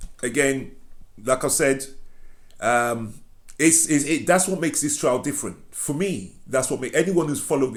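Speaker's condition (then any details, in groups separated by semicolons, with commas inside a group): No condition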